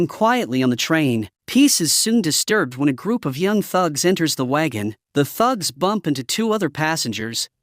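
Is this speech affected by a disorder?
No.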